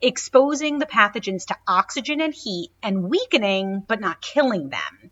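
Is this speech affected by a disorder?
No.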